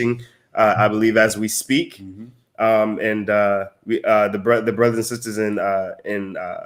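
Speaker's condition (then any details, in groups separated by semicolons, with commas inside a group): No condition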